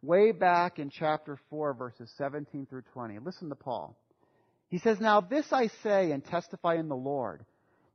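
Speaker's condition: No condition

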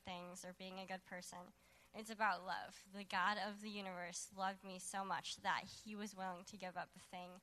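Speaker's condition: Cleft lip and palate

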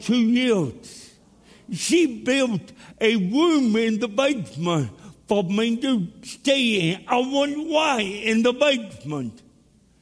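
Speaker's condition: Cerebral palsy; speech impediment

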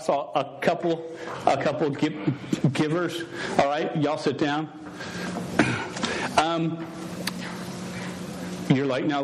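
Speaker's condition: Stuttering; long-standing stutter, present over 24 years, once fought calling to teach because unable to talk; says words would come out all wrong and different if he tried witnessing speech; repeated sounds

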